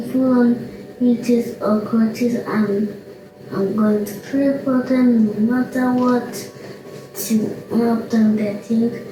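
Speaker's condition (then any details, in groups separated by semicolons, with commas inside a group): Cerebral palsy; from birth, delayed motor milestones; formerly wheelchair, now walking, physiotherapy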